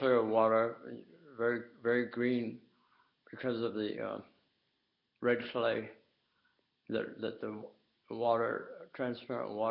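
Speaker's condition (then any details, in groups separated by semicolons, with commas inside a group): Tongue cancer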